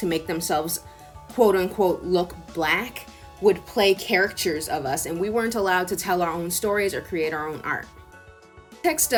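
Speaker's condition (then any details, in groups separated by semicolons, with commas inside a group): No condition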